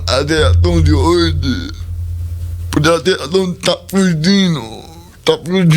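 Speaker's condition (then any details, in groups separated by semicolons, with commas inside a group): Cerebral palsy; speech not normal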